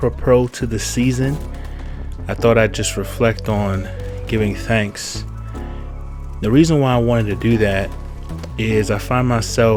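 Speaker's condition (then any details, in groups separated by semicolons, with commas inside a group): No condition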